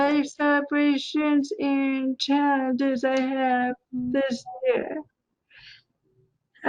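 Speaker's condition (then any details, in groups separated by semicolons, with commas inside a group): Cerebral palsy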